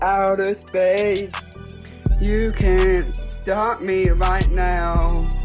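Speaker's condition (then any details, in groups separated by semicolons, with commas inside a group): Down syndrome; age 20; a little hard to understand at first, voice sounds different from other artists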